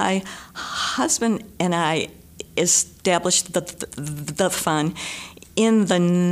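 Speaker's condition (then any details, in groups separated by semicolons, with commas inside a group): Stutter; stutter persisting despite much of life trying to stop, described as incurable; severe stutter, stutters a lot; struggles to speak; repeated words, prolonged sounds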